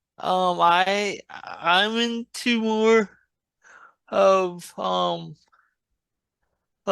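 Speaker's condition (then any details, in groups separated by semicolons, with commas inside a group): Traumatic brain injury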